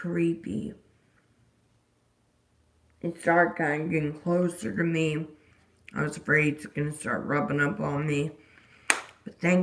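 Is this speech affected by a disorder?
Yes: disability causing slurred speech.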